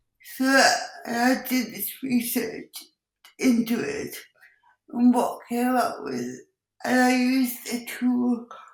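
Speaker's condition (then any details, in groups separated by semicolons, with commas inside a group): Cerebral palsy; speech audibly affected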